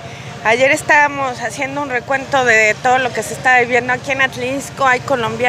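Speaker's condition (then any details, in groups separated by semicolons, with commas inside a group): No condition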